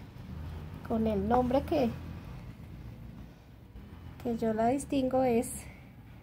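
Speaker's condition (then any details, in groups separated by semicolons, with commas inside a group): No condition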